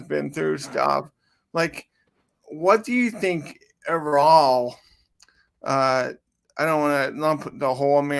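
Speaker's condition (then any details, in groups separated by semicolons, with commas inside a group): Cerebral palsy; from birth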